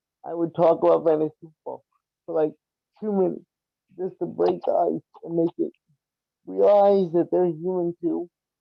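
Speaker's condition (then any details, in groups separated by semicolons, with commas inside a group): Cerebral palsy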